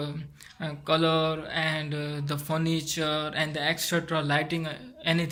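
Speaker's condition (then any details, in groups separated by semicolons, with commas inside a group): No condition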